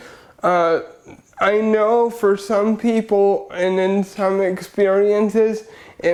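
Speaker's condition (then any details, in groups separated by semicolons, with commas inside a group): Cerebral palsy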